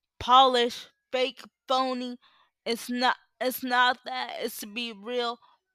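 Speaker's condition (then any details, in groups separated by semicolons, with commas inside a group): Cerebral palsy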